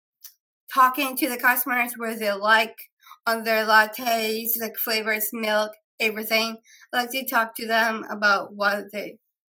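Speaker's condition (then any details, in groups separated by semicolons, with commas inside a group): Down syndrome; three copies of 21st chromosome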